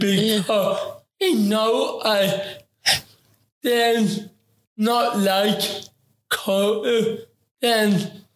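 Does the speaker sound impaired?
Yes: ataxic cerebral palsy; affects coordination.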